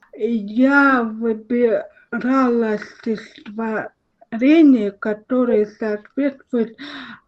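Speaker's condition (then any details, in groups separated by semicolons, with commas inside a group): Cerebral palsy, spastic diplegia; more or less stable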